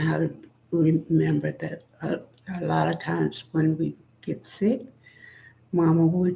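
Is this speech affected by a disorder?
Yes: spinal neurosarcoidosis.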